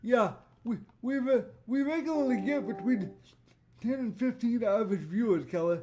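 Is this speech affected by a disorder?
Yes: cerebral palsy; voice tone sometimes odd.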